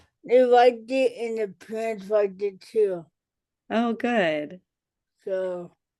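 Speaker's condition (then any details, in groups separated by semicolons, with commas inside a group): Cerebral palsy; childhood speech delay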